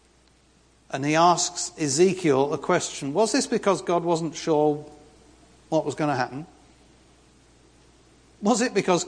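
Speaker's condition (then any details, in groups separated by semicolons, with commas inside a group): No condition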